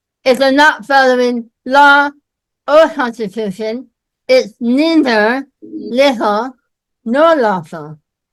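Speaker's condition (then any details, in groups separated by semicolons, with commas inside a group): Myasthenia gravis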